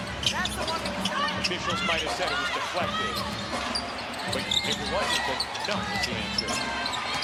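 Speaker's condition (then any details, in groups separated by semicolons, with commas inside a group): No condition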